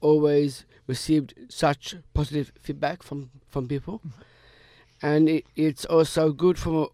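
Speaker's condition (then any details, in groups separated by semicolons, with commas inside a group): Down syndrome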